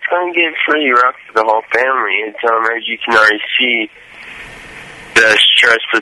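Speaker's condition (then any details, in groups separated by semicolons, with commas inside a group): Cerebral palsy, mild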